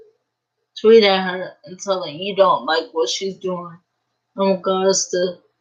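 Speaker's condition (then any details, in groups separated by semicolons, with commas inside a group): Cerebral palsy; uses a wheelchair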